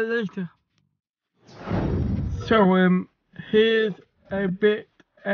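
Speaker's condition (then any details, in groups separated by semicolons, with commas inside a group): Cerebral palsy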